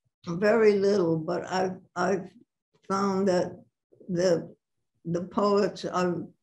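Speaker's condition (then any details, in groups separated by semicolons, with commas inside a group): Parkinson's; about six years since onset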